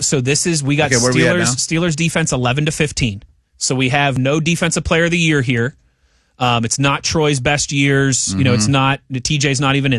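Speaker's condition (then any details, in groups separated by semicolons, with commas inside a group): No condition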